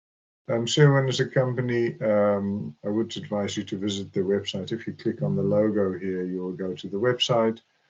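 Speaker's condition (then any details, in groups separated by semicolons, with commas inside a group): No condition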